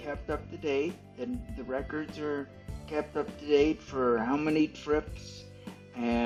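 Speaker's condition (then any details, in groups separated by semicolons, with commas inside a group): Cerebral palsy; stiff muscles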